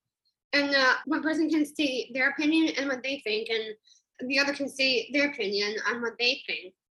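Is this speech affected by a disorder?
Yes: Down syndrome; studied public speaking, public speaker about 12 years, coached by Diane Jensen, called wonderful speaker.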